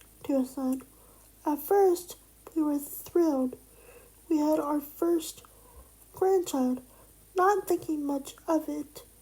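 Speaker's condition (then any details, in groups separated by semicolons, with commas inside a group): Cerebral palsy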